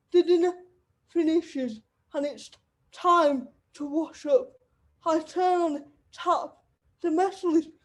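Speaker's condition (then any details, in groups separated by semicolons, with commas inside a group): Cerebral palsy; wheelchair user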